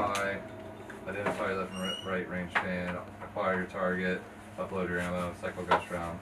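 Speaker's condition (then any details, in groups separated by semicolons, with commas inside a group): No condition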